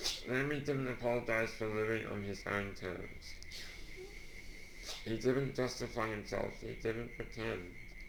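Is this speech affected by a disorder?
Yes: Duchenne muscular dystrophy; since childhood, wheelchair user; age 37.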